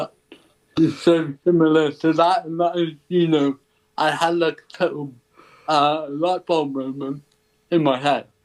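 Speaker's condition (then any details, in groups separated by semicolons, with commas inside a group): Cerebral palsy; ataxic type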